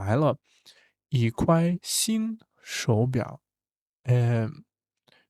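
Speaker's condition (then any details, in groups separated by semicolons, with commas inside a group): No condition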